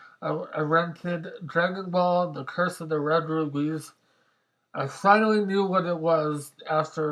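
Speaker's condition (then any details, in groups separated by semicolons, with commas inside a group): Mobius syndrome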